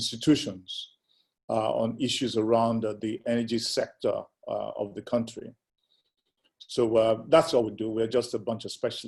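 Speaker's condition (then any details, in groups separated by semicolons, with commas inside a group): No condition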